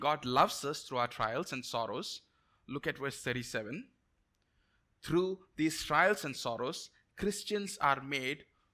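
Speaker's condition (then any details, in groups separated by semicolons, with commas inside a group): No condition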